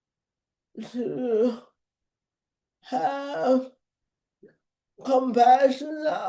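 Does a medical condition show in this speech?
Yes: cerebral palsy.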